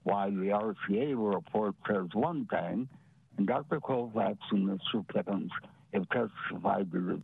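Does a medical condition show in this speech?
Yes: parotid gland removal; difficulty speaking at this recording, recurring, attributed to parotid gland removal.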